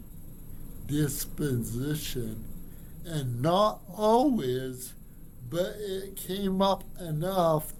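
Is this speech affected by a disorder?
Yes: cerebral palsy; from birth.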